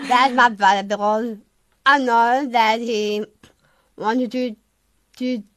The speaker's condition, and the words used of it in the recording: Down syndrome. She speaks a lot slower.